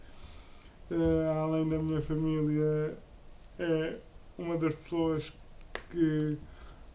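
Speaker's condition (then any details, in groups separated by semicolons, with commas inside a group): Cerebral palsy; uses a wheelchair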